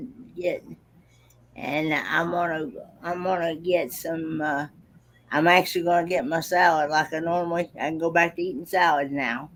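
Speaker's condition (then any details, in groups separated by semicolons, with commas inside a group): Cerebral palsy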